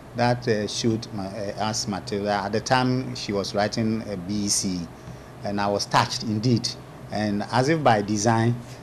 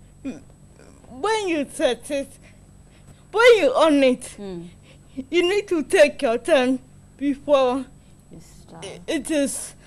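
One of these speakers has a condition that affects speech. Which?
The second: cerebral palsy; involuntary body movements; diagnosed at six months, types slowly.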